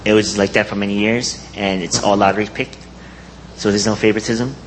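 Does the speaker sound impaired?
Yes: cleft palate; congenital cleft palate, present from birth, care covered by garment union insurance.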